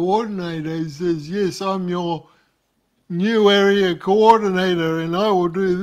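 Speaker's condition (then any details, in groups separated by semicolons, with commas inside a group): Cerebral palsy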